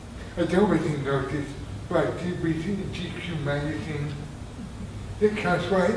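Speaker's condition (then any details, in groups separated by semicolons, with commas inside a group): Traumatic brain injury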